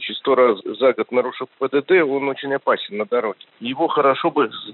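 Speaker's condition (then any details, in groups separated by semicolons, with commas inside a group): No condition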